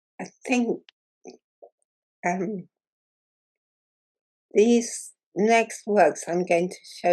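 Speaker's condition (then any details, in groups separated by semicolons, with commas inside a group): Muscular dystrophy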